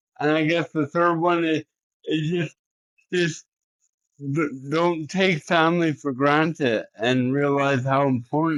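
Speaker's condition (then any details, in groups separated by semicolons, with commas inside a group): Cerebral palsy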